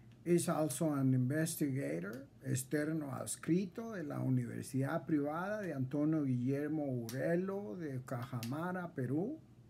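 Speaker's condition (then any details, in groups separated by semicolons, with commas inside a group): No condition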